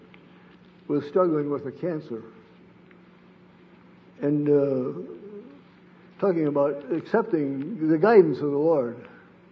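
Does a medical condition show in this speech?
Yes: Parkinson's disease; diagnosed while wife was dying of cancer.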